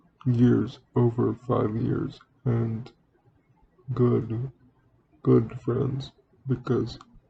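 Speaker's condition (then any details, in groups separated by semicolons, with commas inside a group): Cerebral palsy; speaks relatively well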